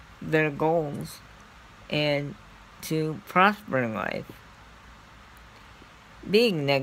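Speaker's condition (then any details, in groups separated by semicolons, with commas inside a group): Cerebral palsy; scoliosis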